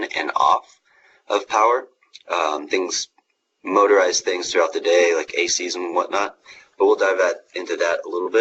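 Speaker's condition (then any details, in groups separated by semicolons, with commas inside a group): No condition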